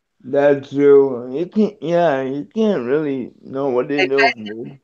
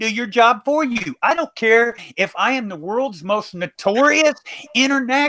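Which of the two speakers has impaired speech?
The first: cerebral palsy.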